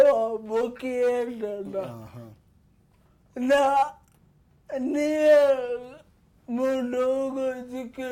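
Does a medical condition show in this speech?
Yes: cerebral palsy; speaks slowly, speaking effortful.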